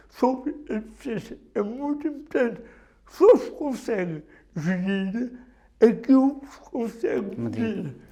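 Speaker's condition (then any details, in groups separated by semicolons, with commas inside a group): Cerebral palsy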